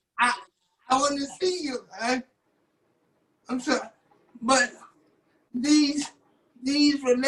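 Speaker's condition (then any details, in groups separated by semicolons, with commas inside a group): Cerebral palsy; cerebral palsy, from birth, uses wheelchair; 27 years; speech expected absent, now speaks very well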